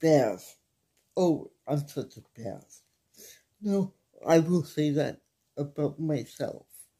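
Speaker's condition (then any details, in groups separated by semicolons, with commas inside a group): Athetoid cerebral palsy; speech, wheelchair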